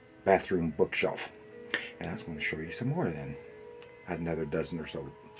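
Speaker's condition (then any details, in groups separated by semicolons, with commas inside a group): No condition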